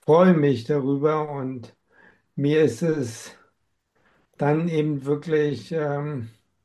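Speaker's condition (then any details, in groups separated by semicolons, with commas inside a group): Amyotrophic lateral sclerosis; diagnosed at 47, slower course than other affected patients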